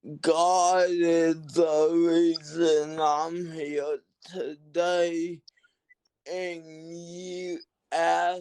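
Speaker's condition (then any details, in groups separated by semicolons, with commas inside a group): Cerebral palsy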